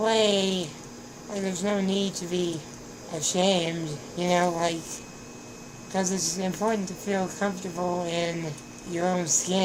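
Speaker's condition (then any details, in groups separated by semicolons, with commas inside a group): Spinal muscular atrophy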